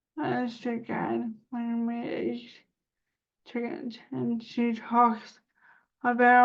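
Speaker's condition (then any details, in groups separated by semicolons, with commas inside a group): Cerebral palsy; spasticity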